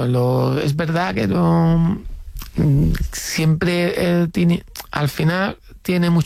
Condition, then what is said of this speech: Stuttering. Al principio me decías, bueno, tengo un poco de tartamudez, da sí.